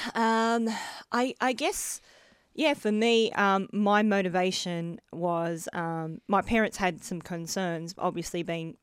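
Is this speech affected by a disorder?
Yes: bilateral cleft lip and palate; congenital bilateral, lip and palate did not fuse before birth, multiple hospital operations before school age.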